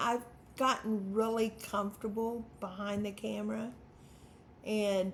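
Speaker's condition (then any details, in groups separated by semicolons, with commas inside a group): Spastic quadriplegic cerebral palsy; voice challenges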